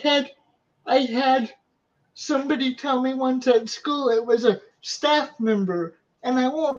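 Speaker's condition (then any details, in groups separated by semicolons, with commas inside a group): Cerebral palsy; wheelchair user, physical therapy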